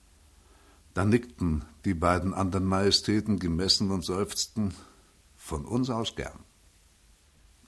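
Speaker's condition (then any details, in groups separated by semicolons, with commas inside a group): No condition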